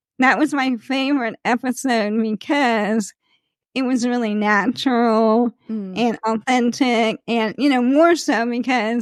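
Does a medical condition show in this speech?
Yes: ALS; speech slightly slurred.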